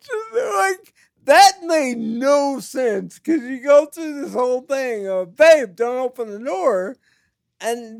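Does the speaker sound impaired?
Yes: cerebral palsy; types with one finger.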